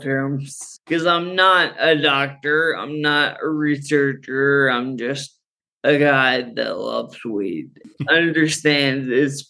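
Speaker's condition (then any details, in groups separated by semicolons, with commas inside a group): Friedreich's ataxia; progressive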